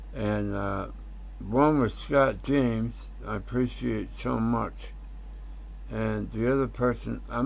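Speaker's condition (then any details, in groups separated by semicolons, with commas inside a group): Tongue cancer; tongue tumor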